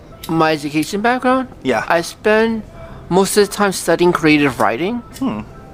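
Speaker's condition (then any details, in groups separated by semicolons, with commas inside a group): No condition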